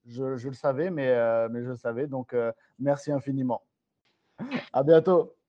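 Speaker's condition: No condition

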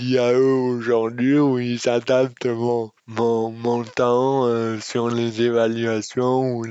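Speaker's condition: Dystonia; congenital

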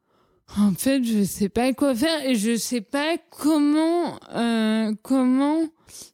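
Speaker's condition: Cerebral palsy; childhood speech

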